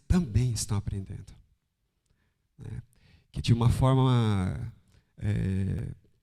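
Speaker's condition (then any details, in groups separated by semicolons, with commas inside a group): No condition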